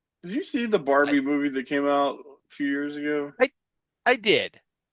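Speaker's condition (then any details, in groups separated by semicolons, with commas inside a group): No condition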